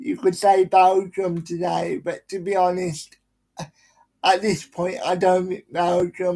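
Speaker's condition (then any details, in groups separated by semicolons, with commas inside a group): Cerebral palsy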